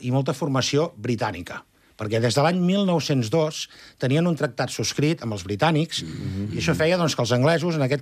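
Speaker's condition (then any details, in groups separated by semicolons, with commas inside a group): No condition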